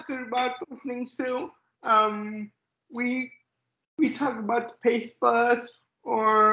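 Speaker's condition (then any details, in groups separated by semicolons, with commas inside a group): Cerebral palsy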